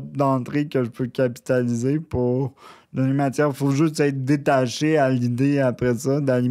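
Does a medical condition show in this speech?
Yes: cerebral palsy.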